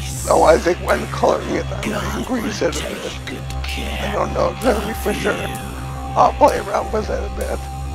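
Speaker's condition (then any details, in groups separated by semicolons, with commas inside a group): Cerebellar ataxia from brain tumour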